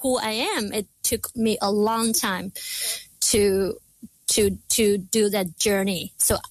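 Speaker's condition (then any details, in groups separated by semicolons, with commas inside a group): Stuttering; long concealed, later professional stuttering therapy and support groups found via Google; blocks, once totally blocked and silent for two minutes during grad class presentation; repeated sounds, prolonged sounds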